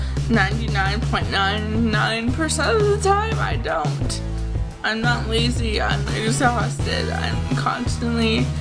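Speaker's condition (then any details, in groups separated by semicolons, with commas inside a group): Cerebral palsy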